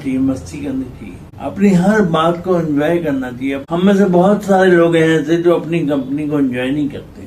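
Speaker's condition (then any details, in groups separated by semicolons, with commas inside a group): Cerebral palsy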